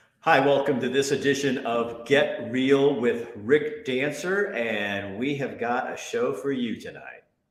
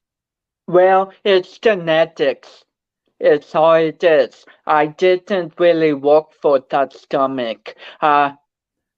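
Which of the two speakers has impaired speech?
The second: cerebral palsy; affects balance, speech, coordination; walks, bodybuilder.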